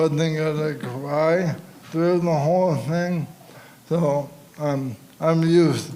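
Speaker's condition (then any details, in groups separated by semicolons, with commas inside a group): ALS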